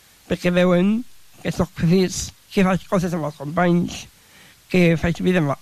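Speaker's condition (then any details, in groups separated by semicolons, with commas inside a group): Down syndrome; describes self as very talkative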